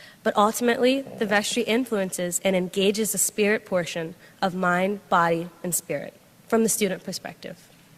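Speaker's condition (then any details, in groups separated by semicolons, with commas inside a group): No condition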